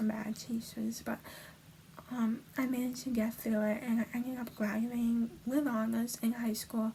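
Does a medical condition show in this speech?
Yes: hemiplegic cerebral palsy; right hemiplegia, right hand affected, prenatal stroke.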